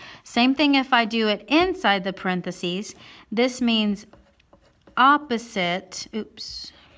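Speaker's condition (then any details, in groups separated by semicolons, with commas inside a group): No condition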